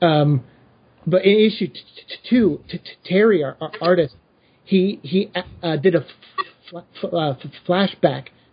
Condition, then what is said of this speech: Stuttering. I liked, too, in issue 2, and I apologize for my stutter, so your audience doesn't think there's audio issues.